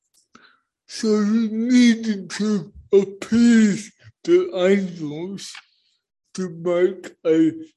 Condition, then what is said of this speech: Cerebral palsy. As he will say, listening to the first 5 minutes, I think I heard you say, is the hardest thing about someone who has a speech impediment.